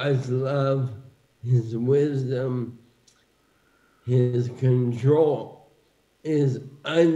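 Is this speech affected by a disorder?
Yes: ALS; bulbar onset; losing speech, a little difficult to understand.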